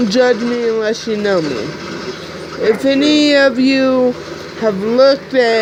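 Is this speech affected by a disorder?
Yes: cerebral palsy.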